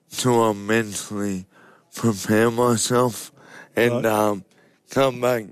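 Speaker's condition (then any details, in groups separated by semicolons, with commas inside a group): Motor neurone disease; sporadic motor neurone disease, deteriorating quickly; treatment overseas, exploring TPS neuromodulation in Melbourne, home device twice daily, nanocrystallized gold drug; speech affected as disease progressed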